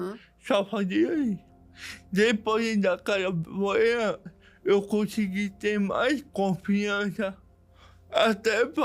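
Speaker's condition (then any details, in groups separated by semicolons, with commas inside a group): Cerebral palsy; diagnosed in childhood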